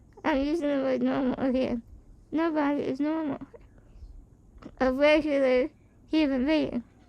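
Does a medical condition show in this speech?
Yes: spinal muscular atrophy type 2.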